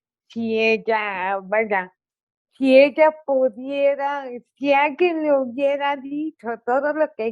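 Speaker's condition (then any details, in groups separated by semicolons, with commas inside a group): Cerebral palsy; articulation affected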